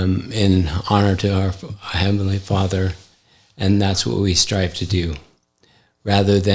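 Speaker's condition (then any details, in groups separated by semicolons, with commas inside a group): ALS; affects hand function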